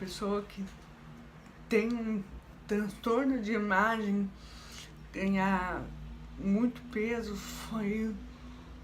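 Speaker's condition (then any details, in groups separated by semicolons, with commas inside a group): Cerebral palsy; right hemiparesis with dystonia, oxygen lack after birth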